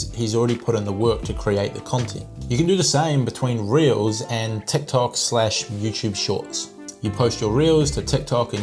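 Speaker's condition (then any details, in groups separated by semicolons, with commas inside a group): No condition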